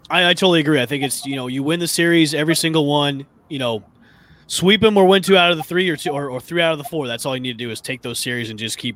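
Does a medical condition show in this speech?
No.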